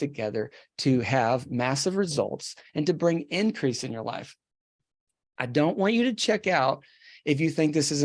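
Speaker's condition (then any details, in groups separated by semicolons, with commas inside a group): No condition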